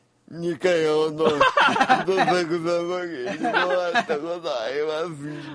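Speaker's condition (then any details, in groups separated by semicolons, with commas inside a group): Cerebral palsy; congenital physical disability, wheelchair user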